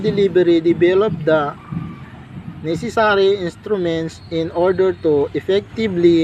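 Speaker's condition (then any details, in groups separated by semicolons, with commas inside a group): No condition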